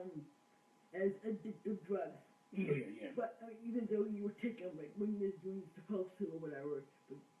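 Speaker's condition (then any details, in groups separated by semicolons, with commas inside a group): Cerebral palsy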